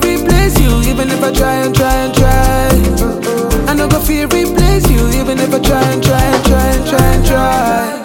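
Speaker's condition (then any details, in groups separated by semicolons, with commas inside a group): No condition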